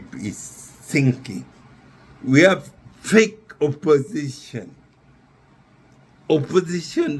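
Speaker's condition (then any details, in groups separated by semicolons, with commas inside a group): Neurological disease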